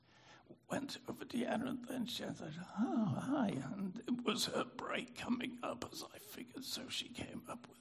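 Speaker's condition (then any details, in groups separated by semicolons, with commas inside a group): Spasmodic dysphonia; spastic dysphonia, spasmodic dystonia subtype, ENT exam with nasal camera, cause unknown, no known cure; about 40 years since onset, voice therapist recommended by audiologist Joanne Tyson, teaching style changed; catch in voice, lost resonance, speaking hard, easier with use but tires, lost three-octave singing range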